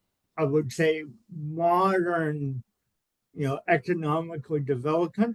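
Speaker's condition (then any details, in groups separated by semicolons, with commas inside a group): Cerebral palsy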